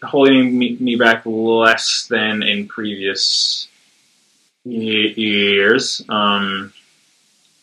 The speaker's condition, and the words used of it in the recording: Stuttering. Well, I get really tense throat, and my jaw's all tense, and my abdomen is tense.